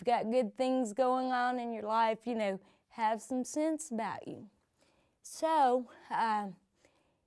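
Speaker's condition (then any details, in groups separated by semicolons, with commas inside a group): Cerebral palsy; from birth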